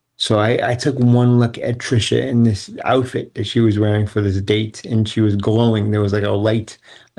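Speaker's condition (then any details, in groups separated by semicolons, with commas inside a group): Cerebral palsy; wheelchair user, muscle spasms triggered by strong emotions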